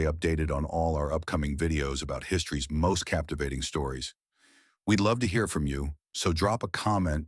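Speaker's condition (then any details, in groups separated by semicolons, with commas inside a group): No condition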